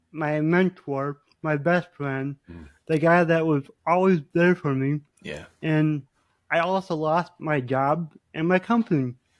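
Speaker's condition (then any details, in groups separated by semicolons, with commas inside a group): Cerebral palsy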